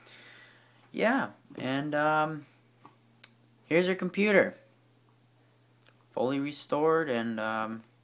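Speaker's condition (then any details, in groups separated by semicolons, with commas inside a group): No condition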